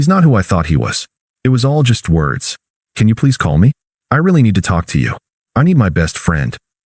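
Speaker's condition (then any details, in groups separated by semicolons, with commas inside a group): No condition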